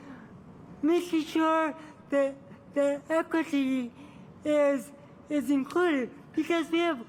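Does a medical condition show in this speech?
Yes: cerebral palsy; from birth.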